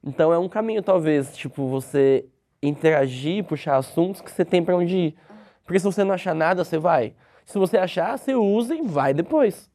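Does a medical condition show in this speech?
Yes: cleft lip; congenital cleft lip.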